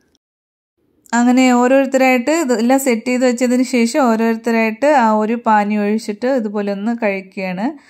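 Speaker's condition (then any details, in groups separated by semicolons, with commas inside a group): No condition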